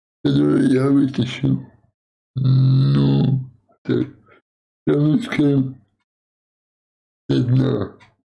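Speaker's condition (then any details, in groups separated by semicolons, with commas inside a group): Cerebral palsy; childhood onset, uses one hand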